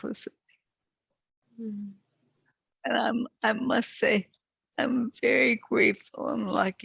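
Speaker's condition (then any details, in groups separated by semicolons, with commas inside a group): Multiple sclerosis; quadriplegic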